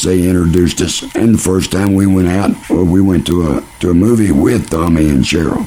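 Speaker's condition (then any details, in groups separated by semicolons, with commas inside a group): Laryngeal cancer; laryngeal cancer following lung cancer diagnosed 2006, later lesions in mouth and one on neck, about 12 years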